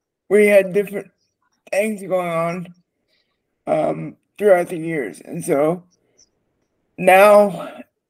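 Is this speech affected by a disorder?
Yes: cerebral palsy; since childhood.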